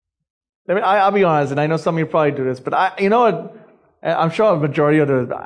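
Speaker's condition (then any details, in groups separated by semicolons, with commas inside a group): No condition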